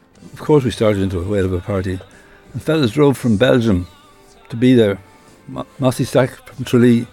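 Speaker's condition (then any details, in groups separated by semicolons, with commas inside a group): Parkinson's disease; diagnosed about 10 years ago, progressive, expected to worsen; aches and pains, various tremors, fingertip trouble with buttons, hallucinations, hard first morning hour needing dopamine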